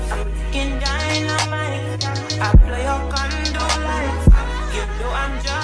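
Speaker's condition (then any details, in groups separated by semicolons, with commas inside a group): No condition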